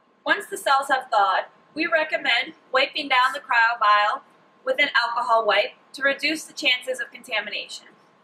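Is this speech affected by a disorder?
No.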